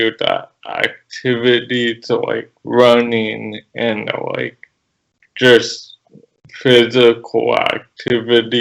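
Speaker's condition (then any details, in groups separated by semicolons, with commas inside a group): Cerebral palsy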